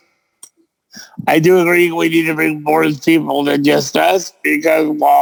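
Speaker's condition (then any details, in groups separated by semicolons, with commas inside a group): Cerebral palsy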